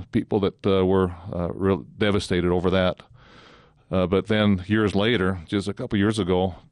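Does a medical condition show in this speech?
No.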